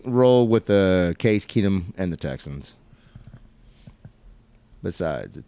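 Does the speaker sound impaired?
No.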